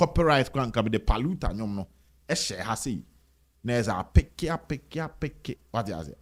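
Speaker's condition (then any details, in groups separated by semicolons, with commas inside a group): No condition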